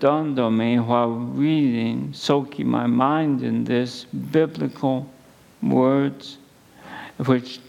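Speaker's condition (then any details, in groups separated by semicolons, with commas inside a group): ALS; at least a couple of months since diagnosis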